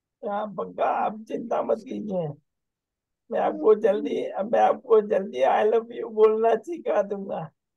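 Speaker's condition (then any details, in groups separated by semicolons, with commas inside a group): ALS; onset right index finger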